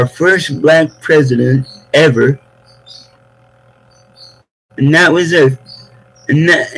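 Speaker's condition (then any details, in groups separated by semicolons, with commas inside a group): Cerebral palsy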